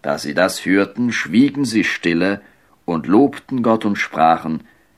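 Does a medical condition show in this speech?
No.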